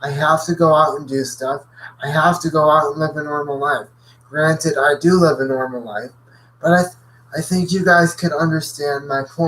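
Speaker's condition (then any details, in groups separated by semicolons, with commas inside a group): Cerebral palsy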